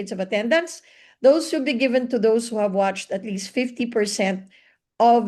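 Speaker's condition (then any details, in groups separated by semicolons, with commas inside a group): No condition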